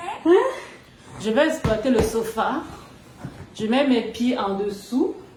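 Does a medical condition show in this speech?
No.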